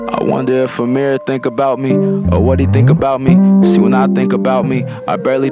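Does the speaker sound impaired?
No.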